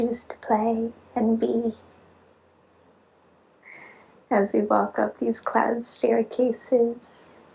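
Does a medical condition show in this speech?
No.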